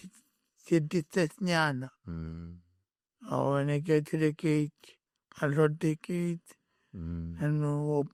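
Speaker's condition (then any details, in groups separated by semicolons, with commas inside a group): Cerebral palsy; speech and walking affected after car accident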